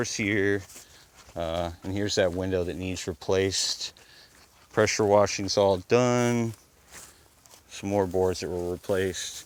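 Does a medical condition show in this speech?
No.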